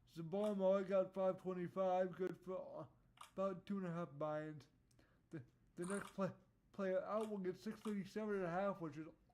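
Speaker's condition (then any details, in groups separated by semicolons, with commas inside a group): Cerebral palsy; voice tone sometimes odd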